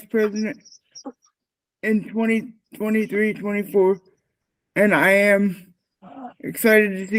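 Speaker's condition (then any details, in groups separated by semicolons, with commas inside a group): Cerebral palsy; quadriplegia, all four limbs, from birth, brain oxygen loss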